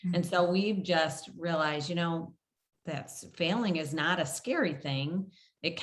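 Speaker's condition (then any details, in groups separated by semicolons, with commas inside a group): No condition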